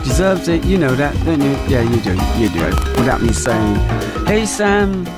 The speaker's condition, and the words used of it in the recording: No condition.